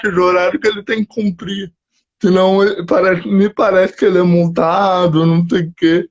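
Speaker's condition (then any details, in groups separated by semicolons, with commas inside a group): Cerebral palsy; motor involvement, uses wheelchair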